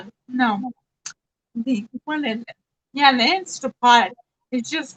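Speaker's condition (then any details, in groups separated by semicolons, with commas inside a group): Traumatic brain injury; six-week coma after accident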